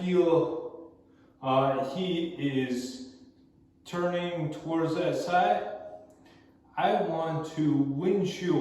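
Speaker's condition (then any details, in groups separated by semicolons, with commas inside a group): Cerebral palsy; movement dexterity issues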